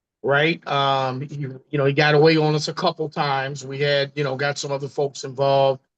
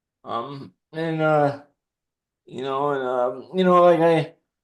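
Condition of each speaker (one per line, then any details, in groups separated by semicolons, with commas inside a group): No condition
Cerebral palsy; dexterity issue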